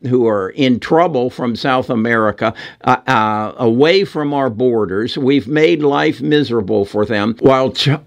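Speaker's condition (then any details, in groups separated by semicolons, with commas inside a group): No condition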